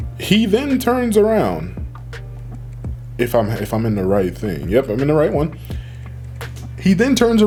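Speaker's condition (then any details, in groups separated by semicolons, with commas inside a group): No condition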